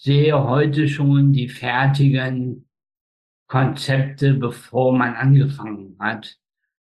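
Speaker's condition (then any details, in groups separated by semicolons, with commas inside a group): Spastic tetraparesis, spastic quadriplegia; practises piano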